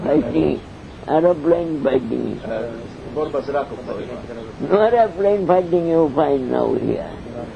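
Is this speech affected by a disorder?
Yes: deafness; cannot hear audience questions.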